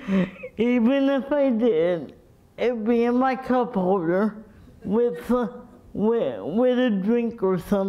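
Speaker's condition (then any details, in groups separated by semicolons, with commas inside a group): Cerebral palsy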